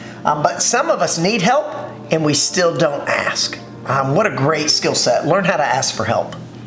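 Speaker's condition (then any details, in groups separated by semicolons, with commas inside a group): No condition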